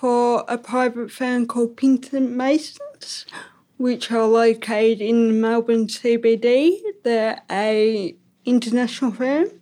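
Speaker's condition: Ataxic cerebral palsy; birth trauma

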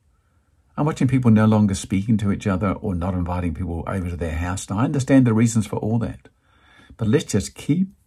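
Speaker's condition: No condition

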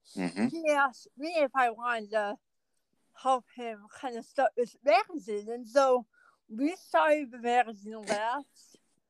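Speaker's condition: Cerebral palsy; speech affected

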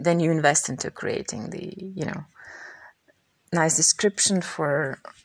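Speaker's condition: No condition

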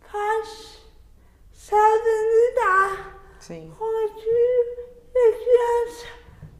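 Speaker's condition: Cerebral palsy; listeners sometimes misunderstand words

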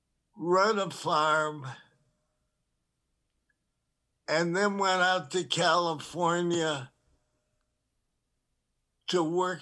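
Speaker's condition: Parkinson's disease; tremor

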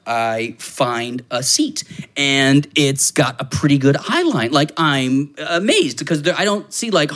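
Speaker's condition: No condition

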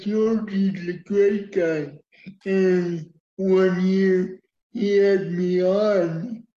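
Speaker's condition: Cerebral palsy; uses wheelchair

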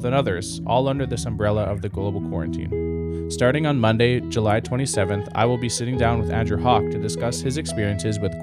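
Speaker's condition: No condition

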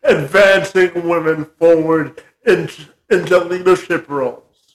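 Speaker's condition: Cerebral palsy; cerebral palsy present from birth

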